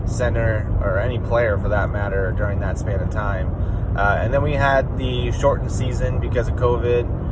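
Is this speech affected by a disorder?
No.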